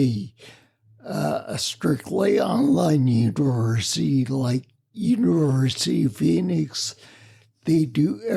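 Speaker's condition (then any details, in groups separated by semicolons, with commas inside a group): Spinocerebellar ataxia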